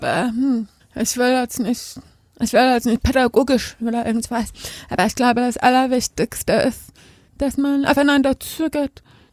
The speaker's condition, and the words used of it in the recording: Deafness. Viele Hörende, mit denen ich bin, die vergessen manchmal, dass ich gehörlos bin, weil ich spreche.